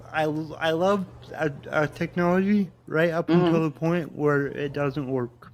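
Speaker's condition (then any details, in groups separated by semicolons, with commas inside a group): Cerebral palsy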